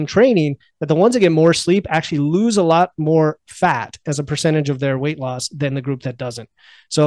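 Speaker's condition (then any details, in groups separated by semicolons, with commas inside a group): No condition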